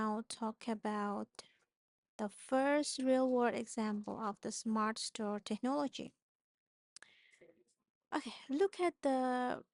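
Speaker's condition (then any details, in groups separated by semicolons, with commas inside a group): No condition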